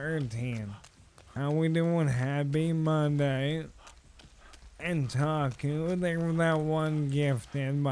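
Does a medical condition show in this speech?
Yes: ALS.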